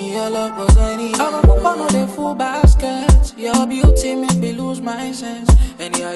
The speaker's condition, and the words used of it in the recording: None; typical speech.